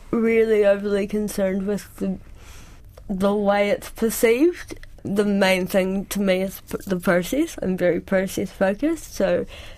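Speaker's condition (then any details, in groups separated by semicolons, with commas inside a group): Cerebral palsy; presses really hard when writing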